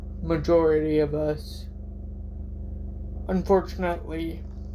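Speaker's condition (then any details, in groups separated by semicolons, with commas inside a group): Cerebral palsy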